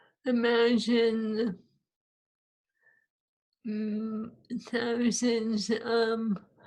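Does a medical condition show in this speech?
Yes: ALS; swallowing lost.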